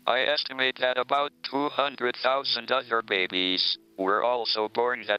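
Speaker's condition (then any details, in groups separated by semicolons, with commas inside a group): Amyotrophic lateral sclerosis, speech-generating device; diagnosed at age 21, motor nerve cells damaged, tracheostomy, eye-controlled speech computer; speaks only through speech computer controlled by eye movement; no voice since tracheostomy, speech computer with American accent, only a few words per minute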